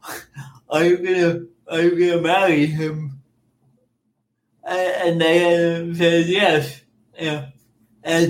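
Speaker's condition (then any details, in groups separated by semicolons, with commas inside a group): Cerebral palsy; caused by oxygen loss at birth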